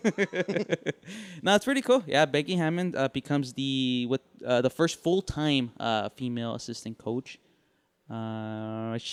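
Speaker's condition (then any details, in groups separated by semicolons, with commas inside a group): No condition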